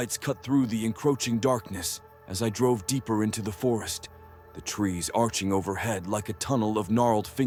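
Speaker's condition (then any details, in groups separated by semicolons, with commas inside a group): No condition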